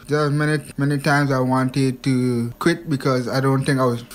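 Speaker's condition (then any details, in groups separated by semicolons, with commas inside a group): Hearing impairment; past speech impediment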